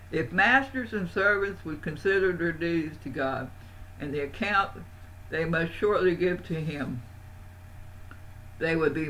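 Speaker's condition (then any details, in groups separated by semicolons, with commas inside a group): Parkinson's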